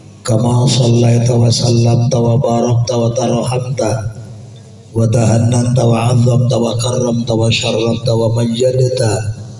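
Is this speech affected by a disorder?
No.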